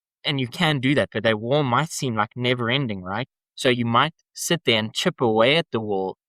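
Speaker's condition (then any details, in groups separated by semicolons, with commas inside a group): No condition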